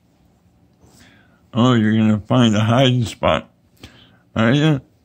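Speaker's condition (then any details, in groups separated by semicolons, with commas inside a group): Oral cancer; base of tongue, lymph nodes, neck radiation, chemotherapy, dental implants; sounds drunk, right tongue paralyzed, purees only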